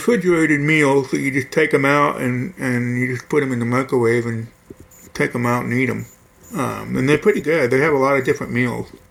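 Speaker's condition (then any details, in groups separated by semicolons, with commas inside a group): Hearing loss; right ear cochlear implant at Johns Hopkins Baltimore, barely any prior right-ear hearing, quad cane 8 years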